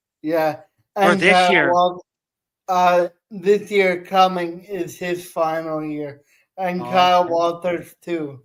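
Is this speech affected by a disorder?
Yes: cerebral palsy.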